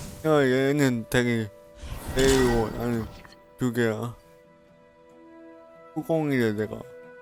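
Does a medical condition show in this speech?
Yes: brain lesion disability.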